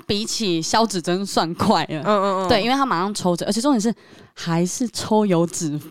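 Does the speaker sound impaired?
Yes: cleft lip and palate; childhood submucous cleft palate, underbite, orthodontics, orthognathic surgery advancing upper, retracting lower jaw, health-insurance covered.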